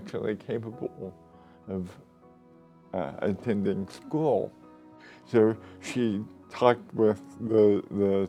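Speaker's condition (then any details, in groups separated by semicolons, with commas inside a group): Cerebral palsy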